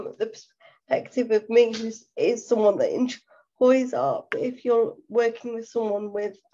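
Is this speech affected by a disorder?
Yes: cerebral palsy; full-time wheelchair user.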